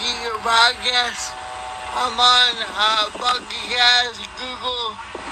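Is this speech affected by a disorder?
Yes: cerebral palsy; from birth.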